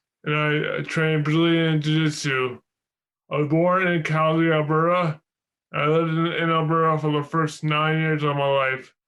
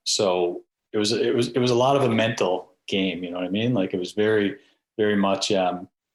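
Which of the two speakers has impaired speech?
The first: traumatic brain injury; car crash, impaired balance and coordination; coma about three months, rehab and physiotherapy, much improved; dysarthria, weak speech muscles, unclear effortful speech, sounds drunk.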